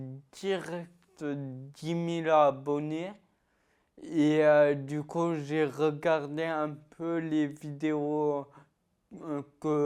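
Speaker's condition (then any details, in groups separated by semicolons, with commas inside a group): Ataxia-telangiectasia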